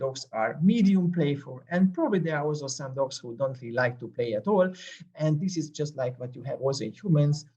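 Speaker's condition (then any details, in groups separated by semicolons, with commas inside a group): No condition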